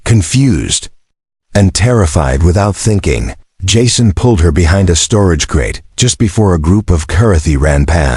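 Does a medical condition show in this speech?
No.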